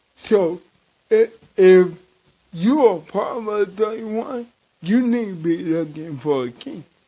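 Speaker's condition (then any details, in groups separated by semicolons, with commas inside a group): Cerebral palsy; from birth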